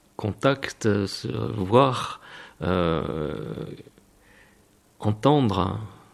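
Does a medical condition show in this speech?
Yes: aphasia.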